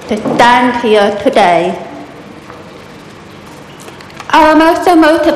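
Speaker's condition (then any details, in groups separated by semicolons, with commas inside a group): Profound deafness; without speech at 2.5 years, mother taught basic speech before school, Mary Hare School for deaf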